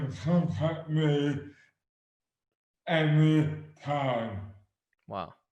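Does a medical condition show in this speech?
Yes: dystonia; affects hands and speech.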